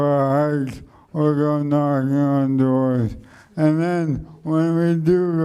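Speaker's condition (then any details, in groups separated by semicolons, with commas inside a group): Motor neuron degeneration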